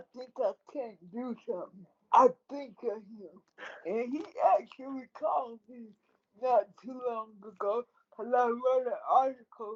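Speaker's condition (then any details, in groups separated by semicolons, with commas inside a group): Cerebral palsy; speech affected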